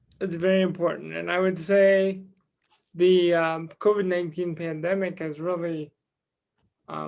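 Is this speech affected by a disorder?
Yes: cerebral palsy.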